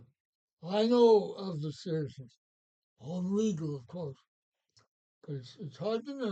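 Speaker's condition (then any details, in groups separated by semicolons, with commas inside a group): Parkinson's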